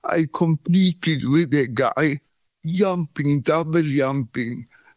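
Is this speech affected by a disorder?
Yes: cerebral palsy; no breathing first 40 minutes at birth.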